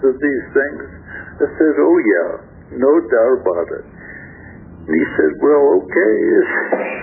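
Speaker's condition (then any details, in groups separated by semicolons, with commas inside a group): Stroke affecting throat muscles; first stroke about 3 years ago, left side totally paralyzed, then three more small strokes; last small stroke affected throat muscles, tough time talking, listener says speech sounds fine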